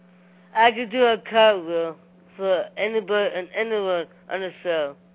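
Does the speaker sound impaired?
Yes: Down syndrome; present from birth.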